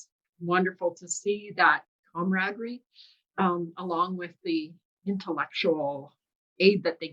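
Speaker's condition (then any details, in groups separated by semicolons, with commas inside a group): No condition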